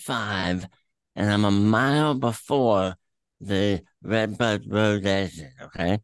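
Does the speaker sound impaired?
Yes: throat cancer, tumor through tongue, attached to epiglottis; voice affected by cancer, eating issues from tongue tumor, still talks at length.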